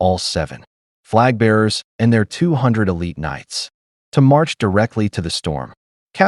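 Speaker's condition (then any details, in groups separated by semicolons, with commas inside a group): No condition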